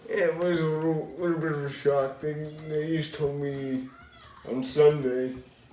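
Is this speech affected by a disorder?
Yes: cerebral palsy.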